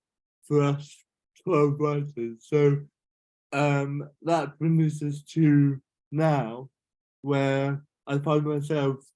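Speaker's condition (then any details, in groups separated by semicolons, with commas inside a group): Cerebral palsy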